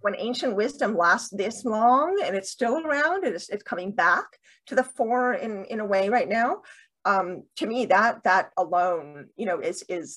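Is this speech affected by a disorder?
Yes: deafness with cochlear implants, bilateral cochlear implants; two cochlear implants.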